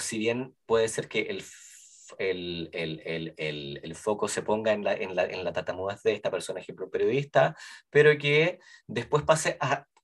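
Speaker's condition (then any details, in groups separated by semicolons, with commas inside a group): Stuttering; stuttering moments last only a few seconds; stutters openly, word and phrase repetitions, frequent fillers; repeated words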